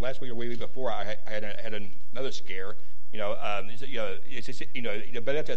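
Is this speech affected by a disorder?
Yes: stuttering; stutter as usual way of talking, recent neck surgery; throat may get scratchy during talk, Halls lozenges at hand; worse when unwell, mistaken for stroke by Life Squad paramedics; here repeated sounds, repeated words.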